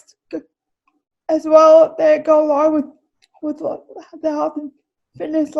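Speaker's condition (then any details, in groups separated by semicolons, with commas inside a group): Cerebral palsy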